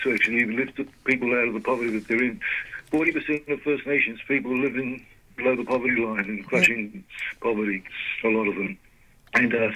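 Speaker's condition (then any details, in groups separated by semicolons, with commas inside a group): Parkinson's disease; led to retirement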